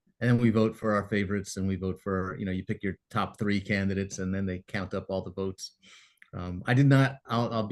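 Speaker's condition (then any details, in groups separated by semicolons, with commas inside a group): No condition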